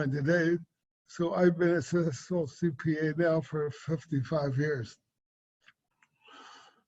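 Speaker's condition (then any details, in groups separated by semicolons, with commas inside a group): Cerebral palsy; affects speech and swallowing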